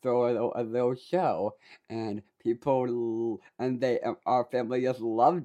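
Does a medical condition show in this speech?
Yes: Down syndrome; able to do public speaking, able to express self.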